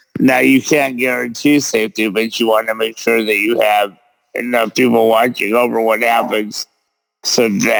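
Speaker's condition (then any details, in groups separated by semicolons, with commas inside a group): Cerebral palsy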